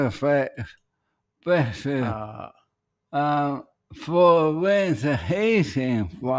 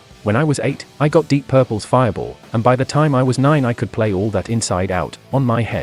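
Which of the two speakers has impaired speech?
The first: ALS; affects emotions, speech, right hand; physically doing well; voice peculiar, severely worsening, needs help speaking.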